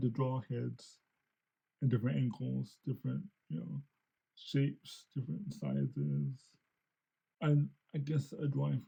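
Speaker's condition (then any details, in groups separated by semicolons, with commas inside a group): Cerebral palsy; since birth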